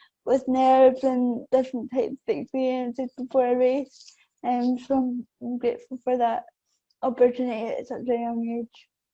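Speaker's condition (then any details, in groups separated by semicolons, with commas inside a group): Cerebral palsy; affects balance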